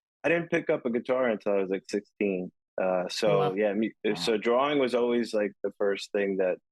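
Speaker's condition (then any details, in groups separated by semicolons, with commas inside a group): No condition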